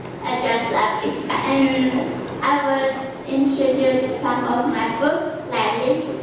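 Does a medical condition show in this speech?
Yes: cerebral palsy.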